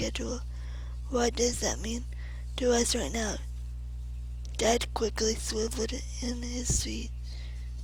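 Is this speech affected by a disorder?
Yes: cerebral palsy.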